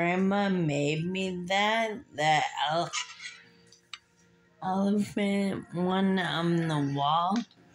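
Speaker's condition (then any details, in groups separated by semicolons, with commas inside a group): Muscular dystrophy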